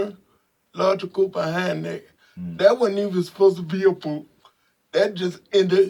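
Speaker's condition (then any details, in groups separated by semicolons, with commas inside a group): Spastic quadriplegic cerebral palsy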